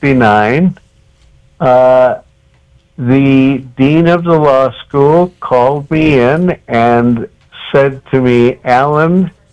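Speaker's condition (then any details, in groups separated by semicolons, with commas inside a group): Cerebral palsy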